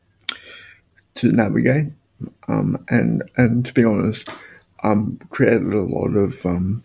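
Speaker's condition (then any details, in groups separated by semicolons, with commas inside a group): Spastic quadriplegic cerebral palsy; purely physical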